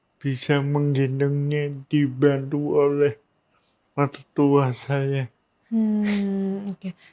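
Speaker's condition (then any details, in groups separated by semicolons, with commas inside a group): Cerebral palsy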